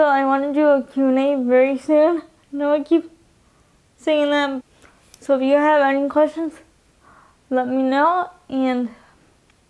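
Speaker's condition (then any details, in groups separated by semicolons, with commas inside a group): Cerebral palsy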